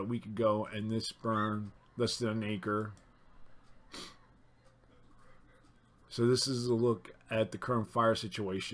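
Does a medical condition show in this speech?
No.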